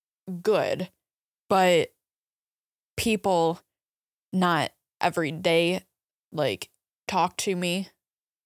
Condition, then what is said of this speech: Aphasia. You and I see her every day, and we learn to speak aphasia.